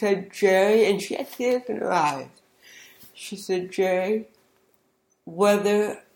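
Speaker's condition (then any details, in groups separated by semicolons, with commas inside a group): Cerebral palsy; speech therapy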